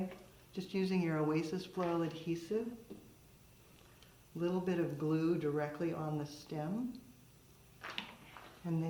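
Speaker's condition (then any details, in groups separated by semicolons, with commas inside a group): No condition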